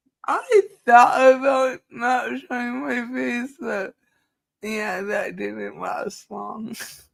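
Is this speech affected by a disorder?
Yes: cerebral palsy.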